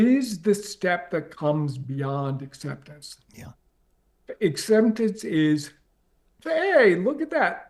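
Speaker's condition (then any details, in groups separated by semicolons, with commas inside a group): ALS; progressive, onset leg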